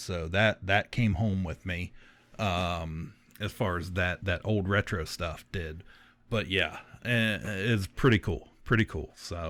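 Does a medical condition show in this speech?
No.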